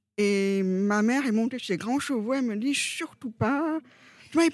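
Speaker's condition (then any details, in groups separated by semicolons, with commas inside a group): Profound congenital deafness, profound, from birth; speech heard by others as foreign accent, difficulty with foreign languages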